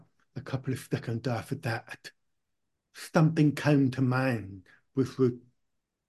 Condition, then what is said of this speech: Deafness. I started off wearing hearing aids, which would shift about powerful enough for me to hear my own speech, which is why my speech isn't too bad.